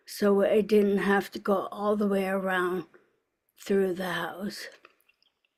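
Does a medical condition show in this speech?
Yes: ALS; speech audibly affected.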